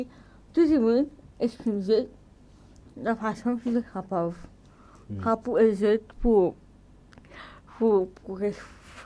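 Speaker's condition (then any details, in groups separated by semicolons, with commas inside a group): Cerebral palsy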